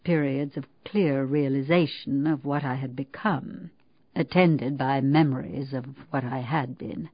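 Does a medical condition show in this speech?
No.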